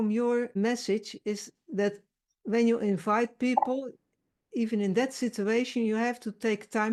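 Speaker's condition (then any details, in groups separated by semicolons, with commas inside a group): No condition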